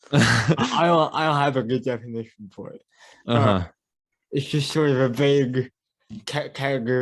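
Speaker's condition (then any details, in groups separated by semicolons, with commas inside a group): Cerebral palsy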